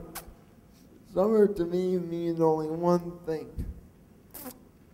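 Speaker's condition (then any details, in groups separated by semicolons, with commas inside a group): Cerebral palsy; mixed quadriplegic type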